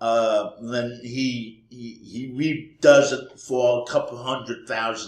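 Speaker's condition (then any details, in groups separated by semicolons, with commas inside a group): Cerebral palsy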